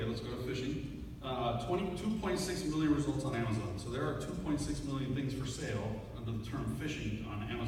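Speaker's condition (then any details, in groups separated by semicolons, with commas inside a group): No condition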